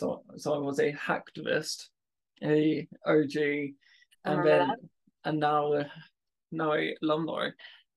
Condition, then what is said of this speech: Stuttering. I do have a stammer. Nothing's wrong with my voice. It's just the way how I talk.